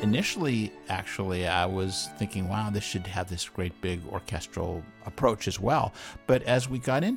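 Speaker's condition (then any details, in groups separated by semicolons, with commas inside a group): No condition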